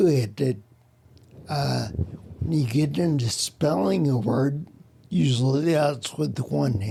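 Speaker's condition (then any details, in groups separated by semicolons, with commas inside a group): Spinocerebellar ataxia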